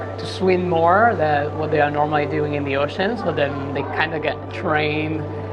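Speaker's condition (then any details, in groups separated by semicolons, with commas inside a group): No condition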